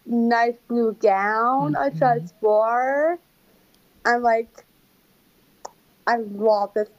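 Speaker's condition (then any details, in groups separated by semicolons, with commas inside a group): Down syndrome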